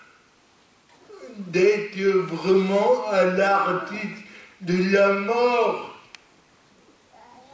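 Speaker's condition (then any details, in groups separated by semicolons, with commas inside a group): Cerebral palsy; lifelong, non-progressive; stable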